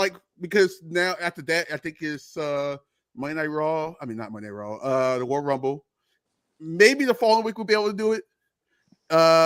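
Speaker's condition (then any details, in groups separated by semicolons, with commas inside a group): No condition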